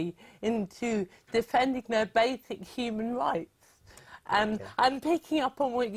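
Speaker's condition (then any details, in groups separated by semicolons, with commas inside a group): Cerebral palsy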